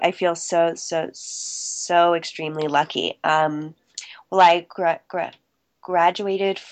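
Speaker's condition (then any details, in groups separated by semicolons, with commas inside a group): Stuttering; covert since childhood, immediate onset soon after starting to talk, school therapy from kindergarten, private therapist; recovering covert, still stutters, American Institute for Stuttering 3-week intensive program, fluency shaping techniques; formerly word switching and avoiding, held back stutters, pushed words out, appeared out of breath; repeated sounds, repeated words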